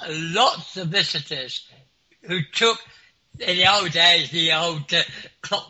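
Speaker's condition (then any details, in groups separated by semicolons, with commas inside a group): Clinically deaf; clinically deaf since school age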